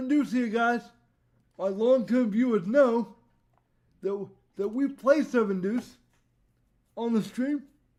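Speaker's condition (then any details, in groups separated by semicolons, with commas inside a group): Cerebral palsy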